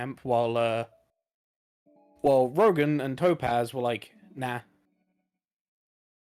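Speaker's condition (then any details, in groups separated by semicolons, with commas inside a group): No condition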